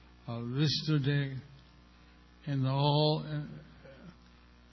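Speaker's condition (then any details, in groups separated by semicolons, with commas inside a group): Stroke with facial paralysis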